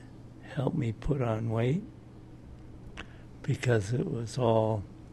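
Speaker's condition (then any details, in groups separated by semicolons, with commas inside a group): Parkinson's disease; deep brain stimulator implanted by Dr. Aviva Abash for severe tremors, diagnosed by Dr. Paul Tuitt; 15 years since diagnosis, tremors stopped by DBS, voice coach for big loud voice, physical therapy; voice no longer booming, vocal cords not engaging, rarely loud or animated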